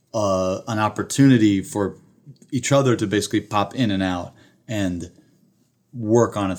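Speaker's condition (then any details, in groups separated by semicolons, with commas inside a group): No condition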